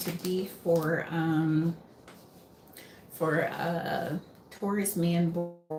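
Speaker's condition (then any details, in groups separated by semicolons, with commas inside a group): No condition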